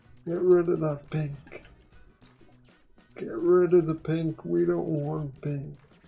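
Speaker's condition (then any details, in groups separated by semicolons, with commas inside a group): Quadriplegic cerebral palsy; uses one hand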